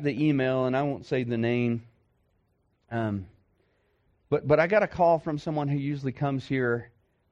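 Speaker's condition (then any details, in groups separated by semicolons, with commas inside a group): No condition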